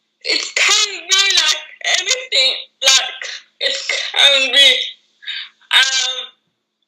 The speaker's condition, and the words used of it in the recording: Cerebral palsy. Um, you said at a young age you you know you were from Sri Lanka, um, and you were told that you would never walk or talk, which you know clearly you're talking